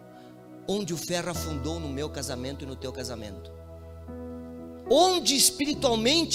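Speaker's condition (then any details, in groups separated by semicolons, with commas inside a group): No condition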